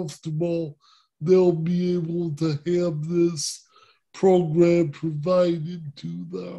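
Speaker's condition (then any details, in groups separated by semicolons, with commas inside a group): Cerebral palsy; speech impairment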